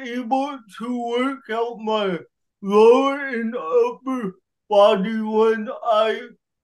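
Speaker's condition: Cerebral palsy; wheelchair user, cerebral palsy since childhood, physical therapy turned into weight training at 12; works out lower and upper body at local gym, lifts weights

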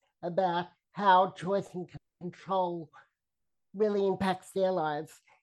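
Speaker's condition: Cerebral palsy; spastic quadriplegia

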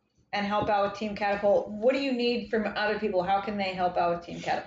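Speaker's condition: No condition

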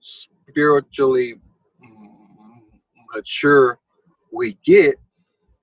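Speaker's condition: Stuttering; stuttering since childhood; ongoing stutter, may never stop stuttering; stutter audible in recording, formerly heavily hindered speaking; repeated sounds, blocks

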